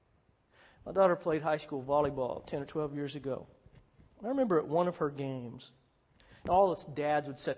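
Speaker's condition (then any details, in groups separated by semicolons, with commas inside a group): No condition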